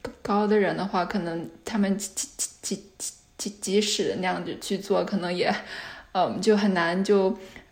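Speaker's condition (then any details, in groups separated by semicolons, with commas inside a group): Stuttering; noticed in high school English class on br- of British, possible unnoticed childhood stutter, then more words; frequent repetitions of initial syllables and sounds, fillers; repeated sounds, blocks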